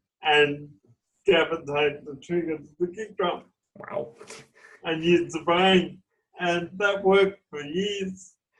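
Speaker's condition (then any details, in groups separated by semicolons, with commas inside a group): Cerebral palsy; present from birth, affects arms and legs, wheelchair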